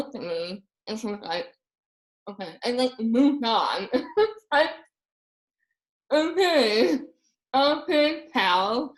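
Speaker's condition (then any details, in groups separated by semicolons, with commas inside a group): Moebius syndrome; paralyzed tongue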